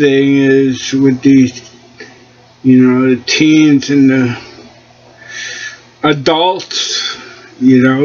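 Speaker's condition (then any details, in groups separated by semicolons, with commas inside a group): Cerebellar ataxia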